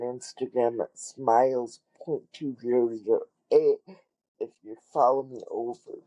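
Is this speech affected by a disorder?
Yes: cerebral palsy; wheelchair user.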